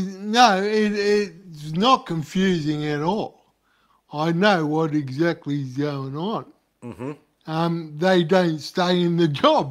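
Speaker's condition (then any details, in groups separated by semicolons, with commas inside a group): Cerebral palsy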